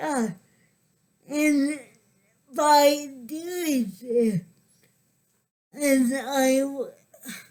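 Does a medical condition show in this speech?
Yes: cerebral palsy.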